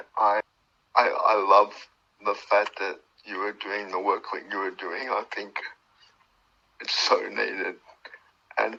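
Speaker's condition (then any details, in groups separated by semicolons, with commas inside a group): Cerebral palsy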